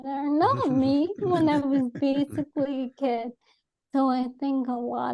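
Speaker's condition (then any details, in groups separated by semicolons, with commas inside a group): ALS; atypical case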